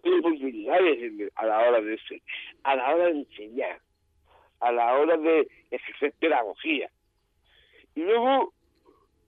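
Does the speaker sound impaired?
Yes: Down syndrome; genetic, extra chromosome.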